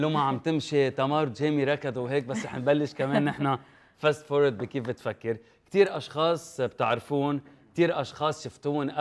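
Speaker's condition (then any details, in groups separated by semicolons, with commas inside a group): No condition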